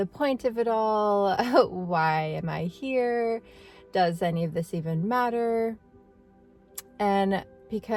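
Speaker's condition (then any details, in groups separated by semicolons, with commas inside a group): No condition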